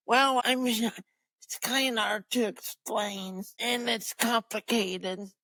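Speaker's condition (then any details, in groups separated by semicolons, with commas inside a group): Cerebral palsy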